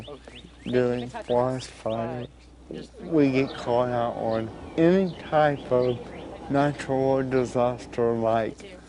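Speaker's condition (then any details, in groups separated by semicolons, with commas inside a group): Cerebral palsy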